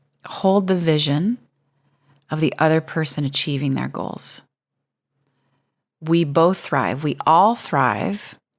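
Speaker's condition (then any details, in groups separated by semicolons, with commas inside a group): No condition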